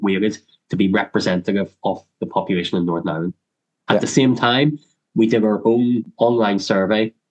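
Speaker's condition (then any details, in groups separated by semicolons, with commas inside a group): Cleft lip and palate; much speech therapy in childhood, dreaded reading aloud and public speaking as child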